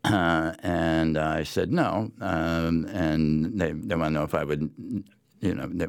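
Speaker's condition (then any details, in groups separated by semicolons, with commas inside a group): Head and neck cancer; before diagnosis, tongue moved awkwardly, swallowing problems and coughing, barium swallow at Norwalk Hospital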